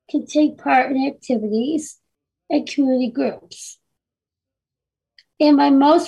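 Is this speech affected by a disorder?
Yes: Down syndrome; voice donated to Google project understood to train Google personal assistants to recognize diverse speakers.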